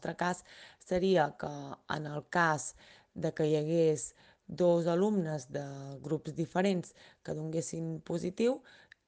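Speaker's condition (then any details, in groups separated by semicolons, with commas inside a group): No condition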